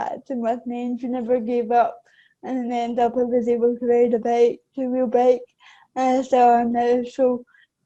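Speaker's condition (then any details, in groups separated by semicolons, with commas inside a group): Cerebral palsy; affects balance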